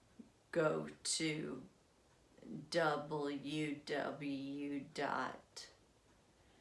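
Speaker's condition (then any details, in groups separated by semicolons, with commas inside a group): Essential tremor; affects legs as well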